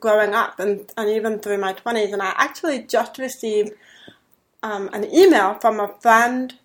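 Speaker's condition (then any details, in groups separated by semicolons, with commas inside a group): Deafness; hears men's voices better than women's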